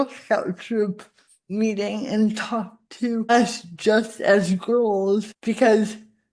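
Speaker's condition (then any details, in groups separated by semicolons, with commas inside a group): Cerebral palsy; spasticity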